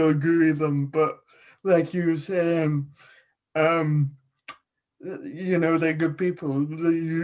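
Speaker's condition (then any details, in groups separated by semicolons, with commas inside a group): Cerebral palsy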